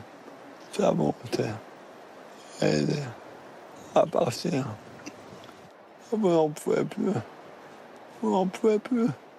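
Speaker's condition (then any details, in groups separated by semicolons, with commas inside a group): Maladie de Charcot (ALS); ALS, all muscles progressively paralysed; diagnosed 2 years ago, rapid progression, respirator dependent; needs voice amplifier, uses eye-tracking communication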